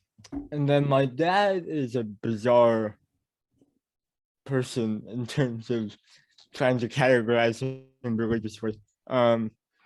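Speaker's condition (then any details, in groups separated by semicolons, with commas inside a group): Cerebral palsy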